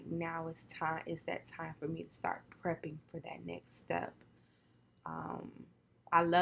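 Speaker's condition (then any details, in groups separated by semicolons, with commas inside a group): No condition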